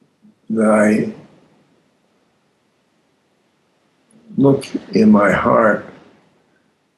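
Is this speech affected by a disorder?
Yes: aphasia after stroke; aphasia caused by stroke; words come out slowly, long silences, harder to weave complex stories, formerly gifted orator.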